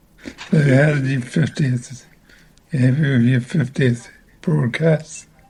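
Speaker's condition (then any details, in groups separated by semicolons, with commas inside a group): Multiple system atrophy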